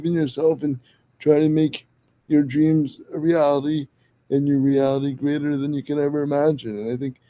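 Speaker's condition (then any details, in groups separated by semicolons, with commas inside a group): Cerebral palsy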